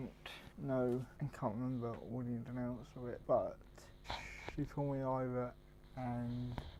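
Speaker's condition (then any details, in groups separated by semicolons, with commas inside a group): Cerebral palsy, mild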